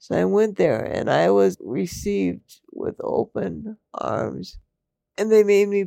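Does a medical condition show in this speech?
Yes: multiple system atrophy; diagnosed 2015 after six doctors, about four years, lungs and muscles atrophying; bedbound since shortly after Christmas, about four years since onset, planning medical aid in dying; brain does not signal breathing, must consciously blink, still talking, expects to lose voice.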